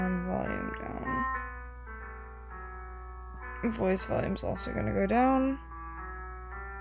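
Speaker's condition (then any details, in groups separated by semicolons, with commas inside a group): No condition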